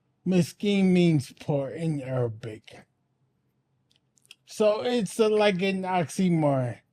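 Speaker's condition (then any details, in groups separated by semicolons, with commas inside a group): Anoxic brain injury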